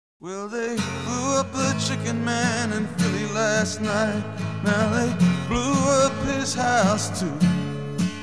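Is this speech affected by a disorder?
No.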